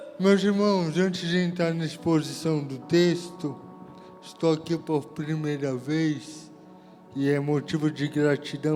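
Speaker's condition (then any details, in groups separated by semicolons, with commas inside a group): Cerebral palsy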